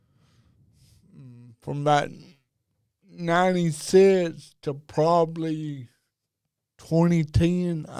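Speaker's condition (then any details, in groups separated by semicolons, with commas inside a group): Cerebral palsy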